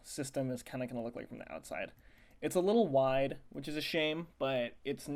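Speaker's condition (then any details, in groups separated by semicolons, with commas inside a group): No condition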